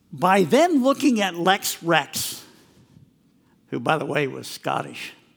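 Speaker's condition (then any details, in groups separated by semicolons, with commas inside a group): Cleft lip and palate; congenital, 15 surgeries, early ones closed palate and rejoined upper lip, surgeon Peter Randall, later nose, chin, jaw, bite surgery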